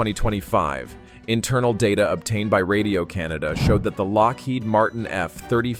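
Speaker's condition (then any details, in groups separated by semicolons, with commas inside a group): No condition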